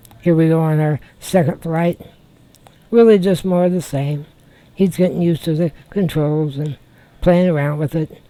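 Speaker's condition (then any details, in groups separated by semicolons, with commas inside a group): Spinal muscular atrophy type two; genetic, from birth, never walked, lost arm use early 20s; uses voice control, hopes easier breathing and better stamina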